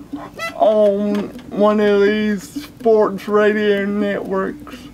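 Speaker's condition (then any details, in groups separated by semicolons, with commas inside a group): Cerebral palsy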